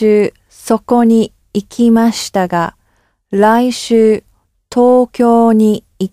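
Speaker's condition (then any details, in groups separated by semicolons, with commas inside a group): No condition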